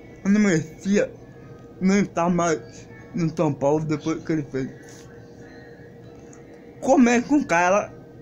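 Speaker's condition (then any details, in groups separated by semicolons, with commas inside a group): Cerebral palsy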